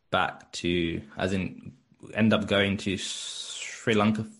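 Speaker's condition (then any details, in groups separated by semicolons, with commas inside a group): Stutter; onset age four after two fluent years, ineffective speech therapy, drama school, Birmingham University course; blocking and freezing in childhood, fluent in drama performances, avoided class reading as teen; blocks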